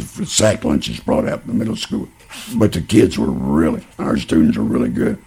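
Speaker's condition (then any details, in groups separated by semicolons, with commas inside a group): Laryngeal cancer; about 12 years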